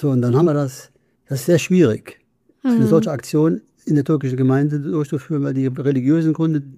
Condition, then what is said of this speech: Parkinson's disease. Ich habe eine gute und freche Logopädin. Das gelingt auch ganz gut.